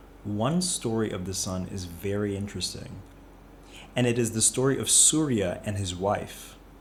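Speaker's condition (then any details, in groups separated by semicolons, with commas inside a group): No condition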